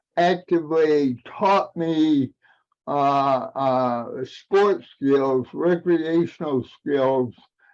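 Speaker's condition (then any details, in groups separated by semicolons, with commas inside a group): Cerebral palsy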